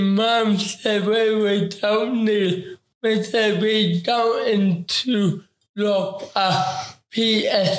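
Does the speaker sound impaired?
Yes: ataxic cerebral palsy; affects coordination, movement, posture and balance; interview taken very slow, word for word, as mother advised; affects talking.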